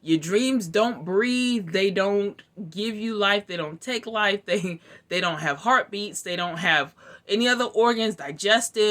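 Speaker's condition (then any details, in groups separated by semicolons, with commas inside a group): No condition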